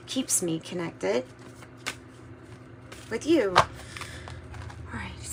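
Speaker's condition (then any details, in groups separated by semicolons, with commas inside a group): No condition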